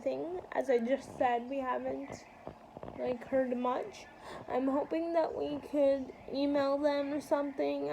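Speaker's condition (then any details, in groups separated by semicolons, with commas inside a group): Cerebral palsy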